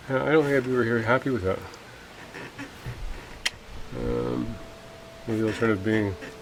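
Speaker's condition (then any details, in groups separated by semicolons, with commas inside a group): Parkinson's disease; symptoms began early 50s, diagnosed around age 56 to 57, Lewy body dementia a year later, aunt had Lewy body dementia; about 8 years since diagnosis, mobility changes, falls related to Parkinson's and medication, daily morning exercise, physiotherapist; more animated in conversation than five years earlier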